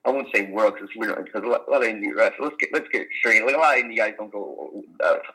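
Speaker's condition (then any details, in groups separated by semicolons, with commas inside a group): No condition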